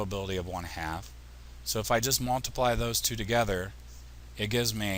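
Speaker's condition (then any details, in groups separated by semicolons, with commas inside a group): No condition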